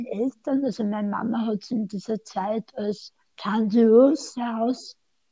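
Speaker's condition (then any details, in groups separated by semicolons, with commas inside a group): Tongue cancer surgery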